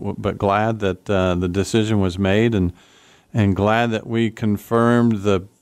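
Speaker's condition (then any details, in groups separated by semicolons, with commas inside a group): No condition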